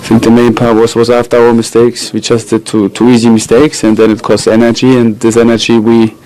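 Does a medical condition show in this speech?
No.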